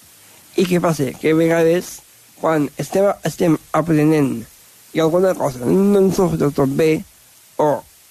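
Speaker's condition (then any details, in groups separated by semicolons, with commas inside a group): Down syndrome; different learning pace; age 30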